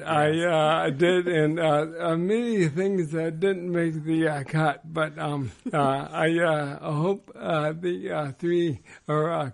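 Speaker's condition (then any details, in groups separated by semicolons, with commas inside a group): ALS; progressive motor neuron disease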